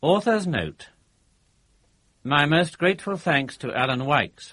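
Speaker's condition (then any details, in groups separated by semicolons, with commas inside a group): No condition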